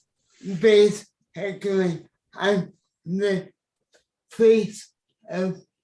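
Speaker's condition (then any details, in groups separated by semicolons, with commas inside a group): Cerebral palsy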